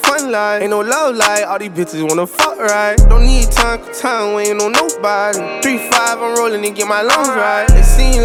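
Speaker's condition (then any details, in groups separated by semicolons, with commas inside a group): No condition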